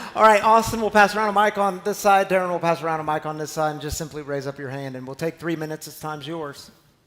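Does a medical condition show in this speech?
No.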